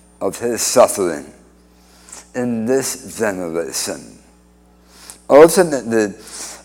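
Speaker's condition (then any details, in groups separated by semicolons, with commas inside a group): Speech impediment after cancer surgery; radiation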